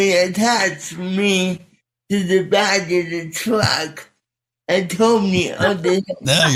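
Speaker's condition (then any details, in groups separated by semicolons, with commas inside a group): Cerebral palsy; spastic type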